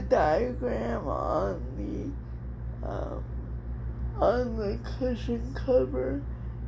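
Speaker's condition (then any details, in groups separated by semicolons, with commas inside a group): Cerebral palsy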